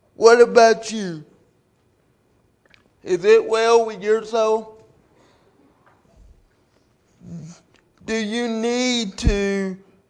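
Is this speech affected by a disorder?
Yes: cerebral palsy; from birth.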